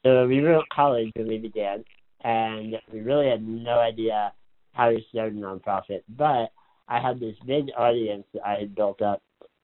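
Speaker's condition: Spinal muscular atrophy; diagnosed at about 11 months, motor neurons die, progressive muscle weakness with age, wheelchair user; receiving Spinraza for about 2 years, further weakening stopped

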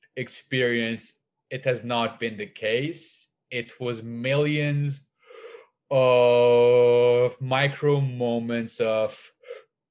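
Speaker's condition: Stutter; stutter from birth, neurological, severe growing up in Lebanon, avoided speaking; still stutters, breathing technique to control stutter, Toastmasters, speaking practice with strangers; blocking, getting stuck on words for long periods, worse in some periods; blocks

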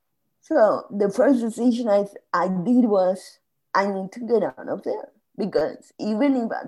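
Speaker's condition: Spasmodic dysphonia; vocal cord issue, gradual onset over 2-3 weeks, work stress during Boston project, diagnosed 8 years later; voice lost, could not speak at all for 2-3 years, hard to get words out, voice not natural

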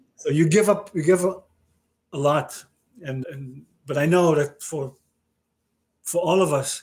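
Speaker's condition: Aphasia after stroke; ongoing aphasia

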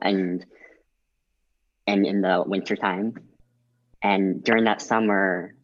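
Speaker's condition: Cleft lip and palate

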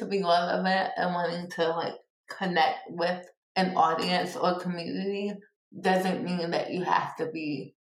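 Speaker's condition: Cerebral palsy; born two months premature

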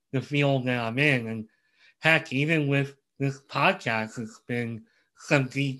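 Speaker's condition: Cleft lip and palate; congenital

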